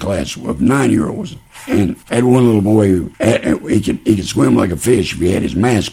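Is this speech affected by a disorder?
Yes: laryngeal cancer; laryngeal cancer following lung cancer diagnosed 2006, later lesions in mouth and one on neck, about 12 years.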